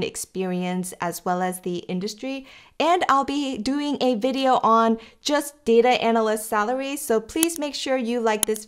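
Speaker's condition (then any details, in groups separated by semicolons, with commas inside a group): No condition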